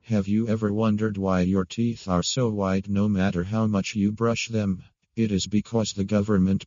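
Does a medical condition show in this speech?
No.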